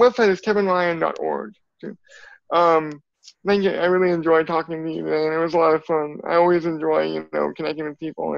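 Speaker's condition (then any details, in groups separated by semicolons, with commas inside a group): Cerebral palsy; from birth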